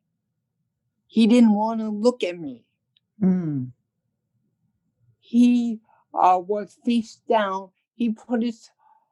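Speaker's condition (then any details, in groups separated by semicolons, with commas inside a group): Cerebral palsy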